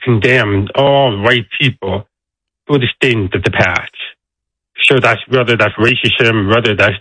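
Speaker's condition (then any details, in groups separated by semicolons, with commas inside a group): Deafness; deaf accent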